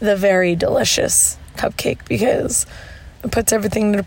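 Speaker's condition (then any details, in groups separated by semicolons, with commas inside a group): No condition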